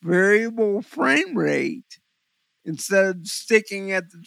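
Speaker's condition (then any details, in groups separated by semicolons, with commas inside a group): Cerebral palsy; visual focusing difficulty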